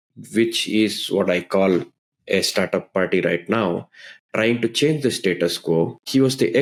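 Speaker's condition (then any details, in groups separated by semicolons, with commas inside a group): No condition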